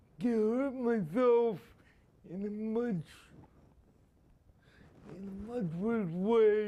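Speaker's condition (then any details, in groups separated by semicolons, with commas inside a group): Spastic quadriplegia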